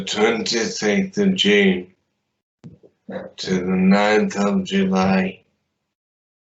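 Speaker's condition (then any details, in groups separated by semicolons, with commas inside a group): Traumatic brain injury; limb injuries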